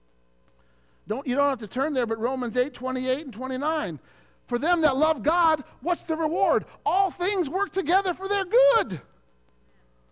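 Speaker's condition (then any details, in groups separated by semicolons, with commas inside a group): No condition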